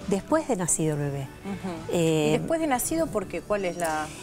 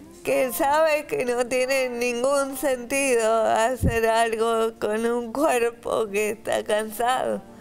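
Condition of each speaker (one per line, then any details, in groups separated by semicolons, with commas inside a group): No condition
Cerebral palsy; respiratory arrest at birth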